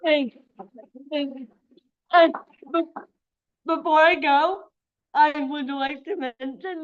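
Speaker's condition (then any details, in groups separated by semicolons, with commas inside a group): Cerebral palsy; affects speech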